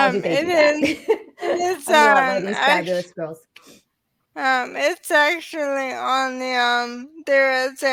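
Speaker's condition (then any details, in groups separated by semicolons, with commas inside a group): ALS; diagnosed in early 30s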